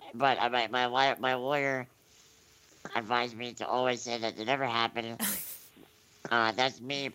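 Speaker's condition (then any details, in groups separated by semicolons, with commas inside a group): Muscular dystrophy; disability since childhood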